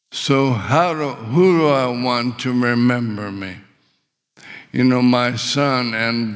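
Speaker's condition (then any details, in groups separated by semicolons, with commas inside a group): ALS; swallowing difficulty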